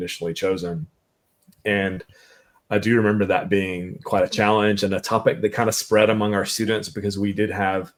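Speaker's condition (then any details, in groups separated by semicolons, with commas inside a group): No condition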